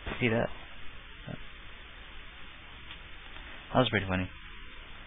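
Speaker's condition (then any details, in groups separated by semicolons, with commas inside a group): No condition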